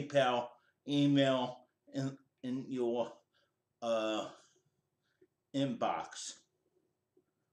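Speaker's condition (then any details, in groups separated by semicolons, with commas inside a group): Cerebral palsy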